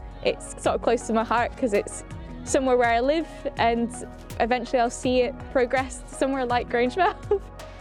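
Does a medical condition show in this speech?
No.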